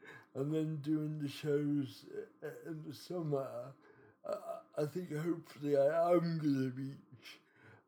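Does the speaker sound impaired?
Yes: cerebral palsy.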